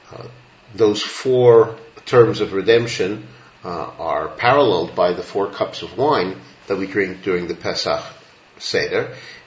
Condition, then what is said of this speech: No condition.